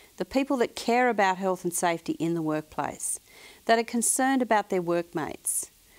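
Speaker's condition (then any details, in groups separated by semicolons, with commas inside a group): No condition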